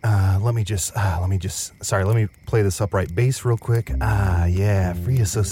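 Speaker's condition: No condition

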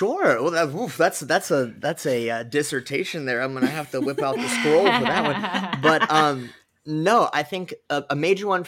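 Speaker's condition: No condition

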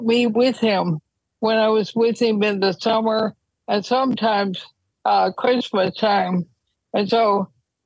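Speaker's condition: ALS; wheelchair use when traveling

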